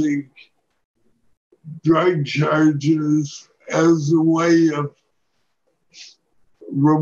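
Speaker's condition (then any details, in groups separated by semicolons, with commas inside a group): Parkinson's disease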